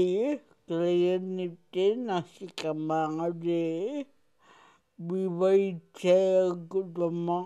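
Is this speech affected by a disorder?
Yes: cerebral palsy.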